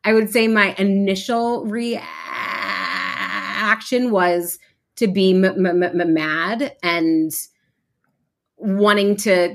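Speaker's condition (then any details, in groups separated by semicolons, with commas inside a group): Stuttering; variable stuttering, formerly preoccupied with which words would be easier to say, helped by stuttering community; amount of stuttering, feeling stuck and physical tension fluctuate, stutters openly; repeated sounds, prolonged sounds, blocks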